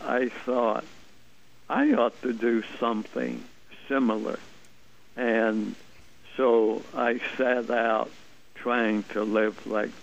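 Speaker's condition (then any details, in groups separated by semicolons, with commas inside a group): ALS; muscle twitches and hand weakness at onset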